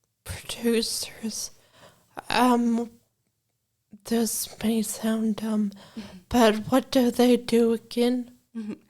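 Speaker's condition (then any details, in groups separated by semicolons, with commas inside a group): Brain injury from aneurysm; voice sounds different, may be hard to understand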